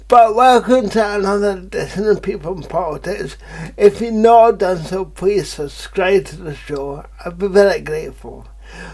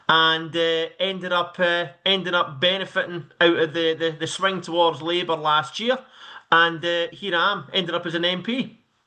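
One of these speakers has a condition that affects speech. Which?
The first: cerebral palsy; cerebral palsy, since childhood; speaks differently, speaks very slowly.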